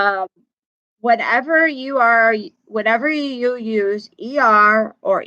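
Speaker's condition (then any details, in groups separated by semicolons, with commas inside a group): No condition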